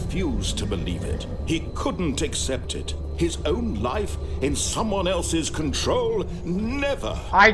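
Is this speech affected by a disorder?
No.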